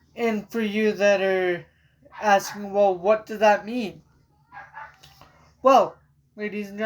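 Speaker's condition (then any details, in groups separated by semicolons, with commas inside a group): Cerebral palsy; from birth, walks with walker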